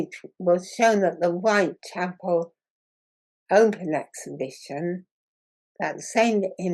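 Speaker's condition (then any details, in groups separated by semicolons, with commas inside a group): Muscular dystrophy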